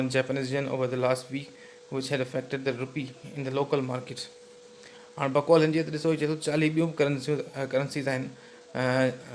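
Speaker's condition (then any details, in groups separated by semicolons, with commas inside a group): No condition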